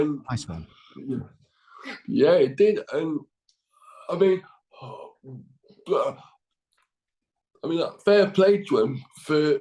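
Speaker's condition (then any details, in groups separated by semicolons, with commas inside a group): Cerebral palsy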